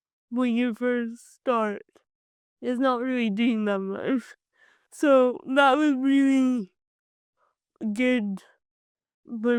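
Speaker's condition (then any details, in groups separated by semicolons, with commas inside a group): Cerebral palsy; from birth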